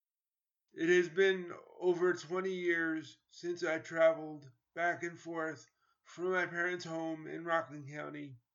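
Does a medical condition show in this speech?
Yes: cerebral palsy; stroller in early childhood.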